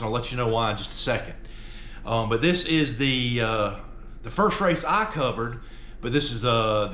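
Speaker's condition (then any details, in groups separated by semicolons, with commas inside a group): No condition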